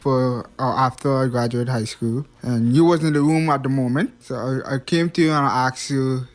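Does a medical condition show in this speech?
Yes: hearing impairment; past speech impediment; hearing not too great; past speech impediment improved with much practice, listening needs much focus.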